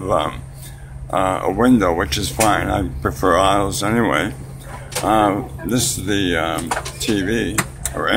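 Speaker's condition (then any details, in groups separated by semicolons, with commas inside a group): Oral cancer; base of tongue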